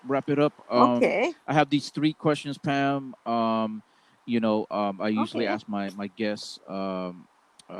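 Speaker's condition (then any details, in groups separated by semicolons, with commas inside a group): No condition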